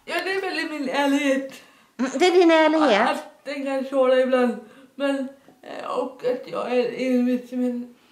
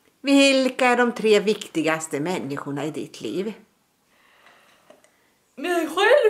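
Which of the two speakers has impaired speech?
The first: dyskinetic cerebral palsy; dyskinetic form, severe; mild speech difficulties, sometimes interfere with talking.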